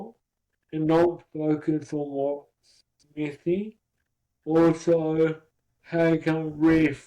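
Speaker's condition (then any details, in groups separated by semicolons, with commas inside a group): Cerebral palsy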